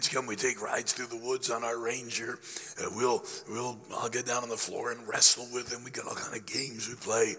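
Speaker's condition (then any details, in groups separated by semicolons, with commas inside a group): Laryngeal cancer after radiation; still affected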